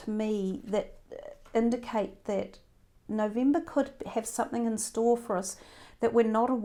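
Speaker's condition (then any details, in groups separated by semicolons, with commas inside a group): No condition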